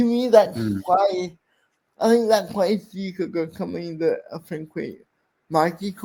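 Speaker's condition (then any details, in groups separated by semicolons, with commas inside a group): Cerebral palsy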